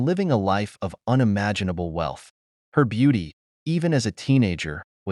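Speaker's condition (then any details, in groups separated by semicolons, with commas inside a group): No condition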